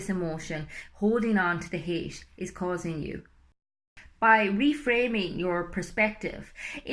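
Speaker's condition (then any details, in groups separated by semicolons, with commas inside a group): No condition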